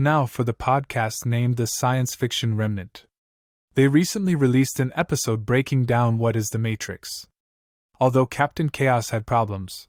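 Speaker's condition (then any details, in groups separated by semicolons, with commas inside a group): No condition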